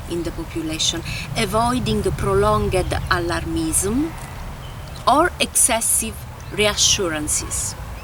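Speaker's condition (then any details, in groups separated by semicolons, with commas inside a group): No condition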